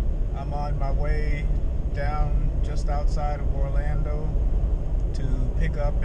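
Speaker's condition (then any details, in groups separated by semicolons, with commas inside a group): No condition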